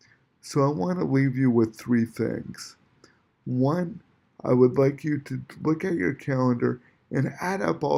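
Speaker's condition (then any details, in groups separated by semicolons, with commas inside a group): Cerebral palsy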